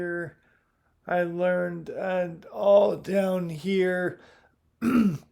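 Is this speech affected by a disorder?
Yes: primary lateral sclerosis.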